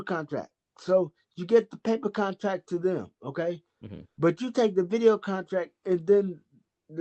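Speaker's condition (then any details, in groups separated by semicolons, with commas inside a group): Cerebral palsy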